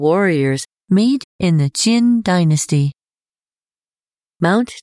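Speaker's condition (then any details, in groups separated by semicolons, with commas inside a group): No condition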